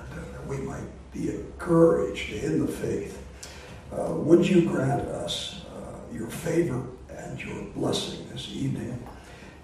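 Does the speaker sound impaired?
Yes: voice disorder; not contagious.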